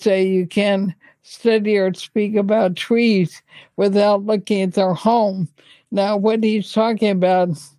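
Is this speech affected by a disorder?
Yes: ALS; neurodegenerative disease affecting the muscles.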